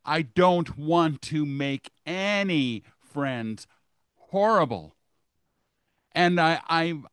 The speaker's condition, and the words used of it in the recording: Aphasia. I had a seizure, and I have aphasia and apraxia.